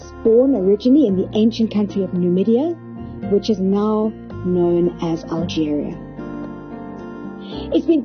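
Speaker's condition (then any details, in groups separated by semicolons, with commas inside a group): No condition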